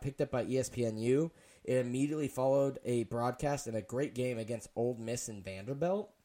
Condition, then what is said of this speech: No condition.